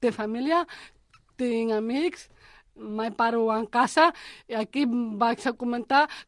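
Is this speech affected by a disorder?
Yes: Down syndrome; intellectual disability.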